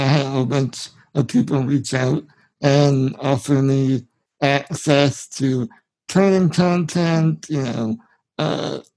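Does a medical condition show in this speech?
Yes: spinal muscular atrophy; genetic, from birth.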